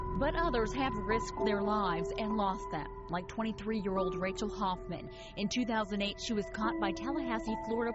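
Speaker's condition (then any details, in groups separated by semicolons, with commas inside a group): No condition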